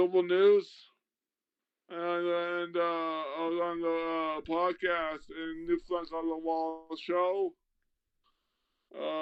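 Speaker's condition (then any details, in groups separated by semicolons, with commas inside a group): Traumatic brain injury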